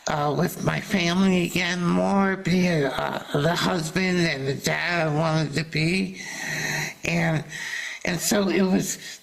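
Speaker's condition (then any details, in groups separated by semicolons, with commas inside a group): Salivary duct carcinoma surgery; aggressive cancer right neck, seven surgeries, 67 radiation sessions; about six years, four recurrences, ongoing targeted therapy, chemotherapy; speech affected by surgeries, chewing and swallowing impaired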